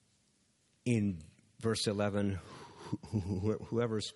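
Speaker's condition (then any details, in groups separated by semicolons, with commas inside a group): Stuttering; self-described stutterer; self-reported; repeated sounds, prolonged sounds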